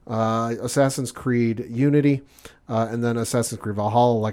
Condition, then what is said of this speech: None; typical speech.